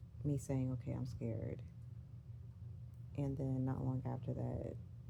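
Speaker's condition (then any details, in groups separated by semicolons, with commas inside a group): No condition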